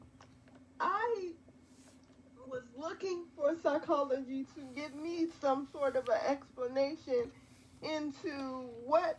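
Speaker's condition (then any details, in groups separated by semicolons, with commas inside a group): Quadriplegic cerebral palsy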